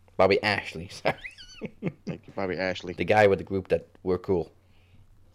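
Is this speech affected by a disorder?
No.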